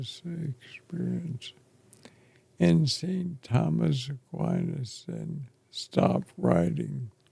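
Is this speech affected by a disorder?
Yes: ALS; affects chest and throat.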